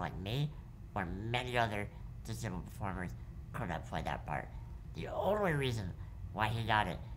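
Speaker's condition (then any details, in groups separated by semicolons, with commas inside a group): Muscular dystrophy; present from birth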